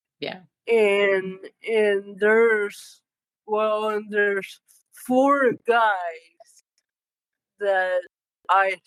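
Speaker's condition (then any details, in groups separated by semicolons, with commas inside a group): Cerebral palsy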